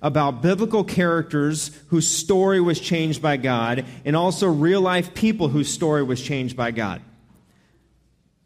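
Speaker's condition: No condition

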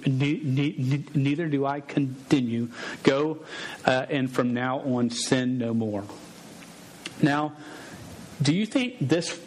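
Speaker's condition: Stutter; probably present in childhood; sometimes unable to say own name in public; repeated sounds

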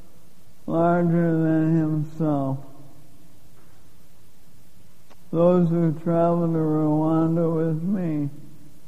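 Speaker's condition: Lou Gehrig's disease; given 3 to 5 years to live

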